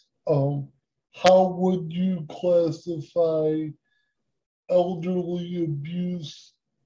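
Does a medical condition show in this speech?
Yes: cerebral palsy; present from birth.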